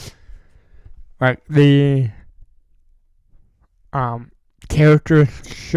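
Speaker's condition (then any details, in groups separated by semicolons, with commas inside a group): Cerebral palsy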